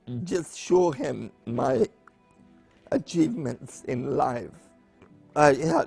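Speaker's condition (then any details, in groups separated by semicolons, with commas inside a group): Spastic paraplegia with essential tremor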